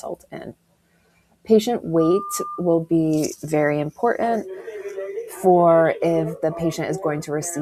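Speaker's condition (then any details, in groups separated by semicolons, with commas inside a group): No condition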